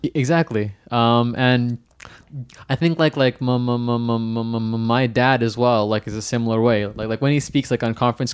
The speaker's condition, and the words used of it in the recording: Stuttering. I feel like I hearing some voluntary stuttering, which I absolutely